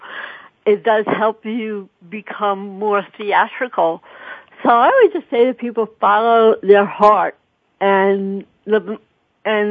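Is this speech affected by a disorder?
Yes: cerebral palsy.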